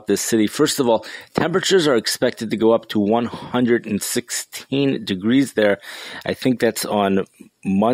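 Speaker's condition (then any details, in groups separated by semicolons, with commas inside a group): No condition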